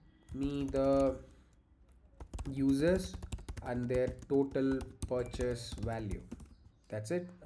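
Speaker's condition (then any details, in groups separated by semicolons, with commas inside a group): No condition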